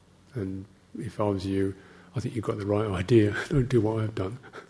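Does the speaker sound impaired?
No.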